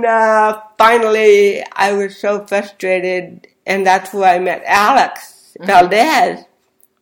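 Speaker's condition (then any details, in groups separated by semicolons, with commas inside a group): Cerebral palsy; hearing impaired, CP preschool in Long Beach from 18 months, childhood physical, occupational, speech therapy; very slurred speech as a child from cerebral palsy plus hearing impairment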